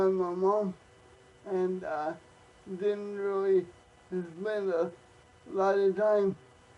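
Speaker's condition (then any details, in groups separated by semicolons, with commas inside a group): Cerebral palsy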